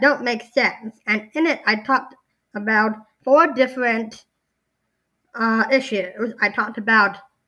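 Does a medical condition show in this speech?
Yes: Down syndrome.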